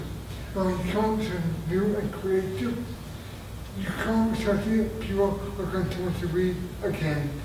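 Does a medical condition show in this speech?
Yes: traumatic brain injury; near-fatal injury.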